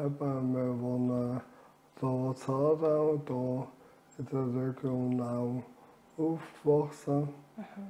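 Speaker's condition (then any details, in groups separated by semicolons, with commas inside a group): Amyotrophic lateral sclerosis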